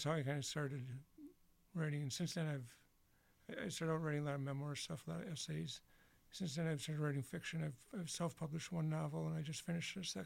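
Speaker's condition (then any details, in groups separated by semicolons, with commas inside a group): Parkinson's disease; Parkinson's disease diagnosed several years ago, terrible sleep disturbances, on disability; fingers getting clumsy, typing increasingly difficult; voice bad today, a direct symptom of Parkinson's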